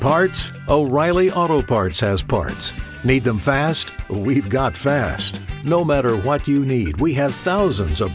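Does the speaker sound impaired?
No.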